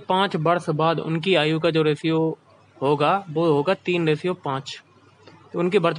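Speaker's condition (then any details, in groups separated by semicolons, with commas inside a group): No condition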